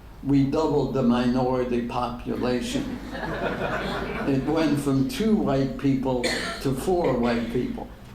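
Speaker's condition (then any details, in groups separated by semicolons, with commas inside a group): ALS; degenerative; diagnosed ten years ago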